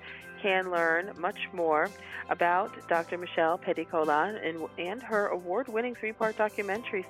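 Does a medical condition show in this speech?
No.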